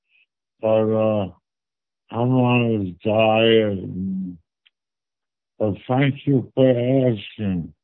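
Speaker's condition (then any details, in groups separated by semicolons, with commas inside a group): Stroke; speech a little bit better since stroke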